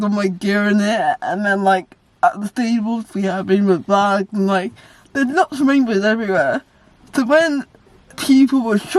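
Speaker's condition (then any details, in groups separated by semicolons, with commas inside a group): Cerebral palsy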